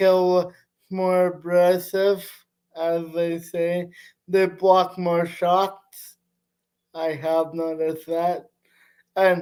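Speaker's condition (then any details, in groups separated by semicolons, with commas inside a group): Cerebral palsy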